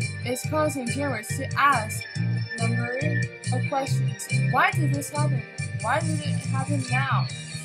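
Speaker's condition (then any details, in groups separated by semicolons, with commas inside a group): No condition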